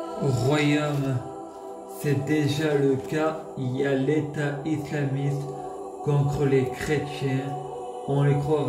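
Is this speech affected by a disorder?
Yes: multiple sclerosis.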